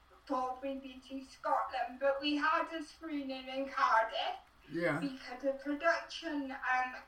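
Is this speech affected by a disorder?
Yes: cerebral palsy.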